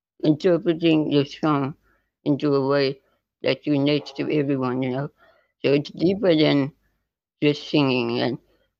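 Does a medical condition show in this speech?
Yes: spinal muscular atrophy type 2; less progressive than type 1.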